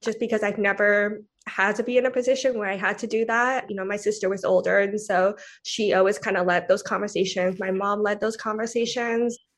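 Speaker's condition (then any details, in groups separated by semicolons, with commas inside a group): Profound deafness, cochlear implant, congenital profound; born profoundly deaf, cochlear implant user, sister same condition, mainstream schooling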